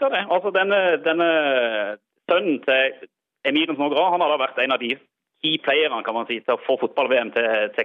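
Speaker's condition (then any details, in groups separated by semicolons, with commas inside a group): No condition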